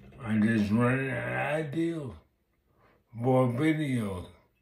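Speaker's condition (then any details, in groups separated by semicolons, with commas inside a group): Multiple sclerosis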